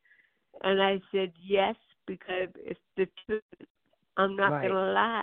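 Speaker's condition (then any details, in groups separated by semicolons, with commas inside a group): Cerebral palsy; birth onset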